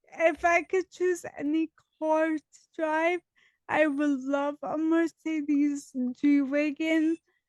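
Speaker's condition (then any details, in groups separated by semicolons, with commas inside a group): Dystonia; dystonia from infancy, DBS implanted, wheelchair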